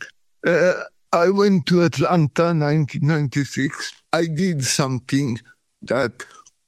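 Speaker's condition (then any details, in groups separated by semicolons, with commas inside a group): Cerebral palsy; from birth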